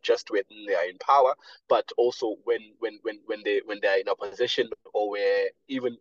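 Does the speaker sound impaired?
Yes: stammer; stammer since at least high school, used debating and public speaking to build speaking confidence; stammers a lot, self-described speech impediment; here repeated words.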